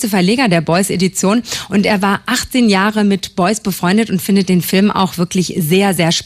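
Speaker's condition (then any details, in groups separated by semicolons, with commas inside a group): No condition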